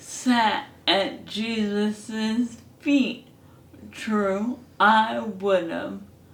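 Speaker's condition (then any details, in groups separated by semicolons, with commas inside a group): ALS; hand onset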